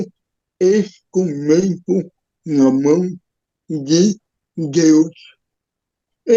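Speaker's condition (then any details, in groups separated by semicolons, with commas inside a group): Cerebral palsy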